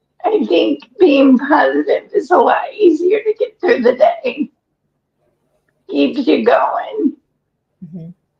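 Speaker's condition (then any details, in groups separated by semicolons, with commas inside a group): ALS; breathless after exertion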